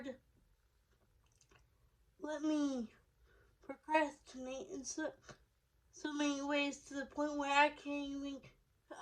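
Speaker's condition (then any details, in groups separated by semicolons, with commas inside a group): Cerebral palsy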